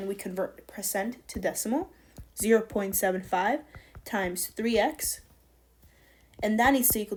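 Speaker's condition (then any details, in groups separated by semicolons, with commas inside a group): No condition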